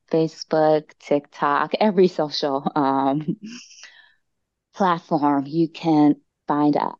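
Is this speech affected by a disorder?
Yes: stuttering; discloses stutter at start of conversations; here prolonged sounds, blocks.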